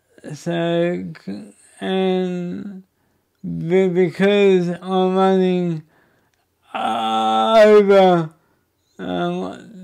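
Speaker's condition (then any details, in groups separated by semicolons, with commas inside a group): Cerebral palsy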